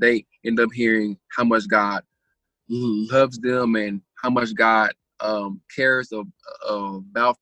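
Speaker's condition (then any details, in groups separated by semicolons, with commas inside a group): Stuttering; stuttering since childhood; stutter audible in recording, formerly heavily hindered speaking; repeated sounds, prolonged sounds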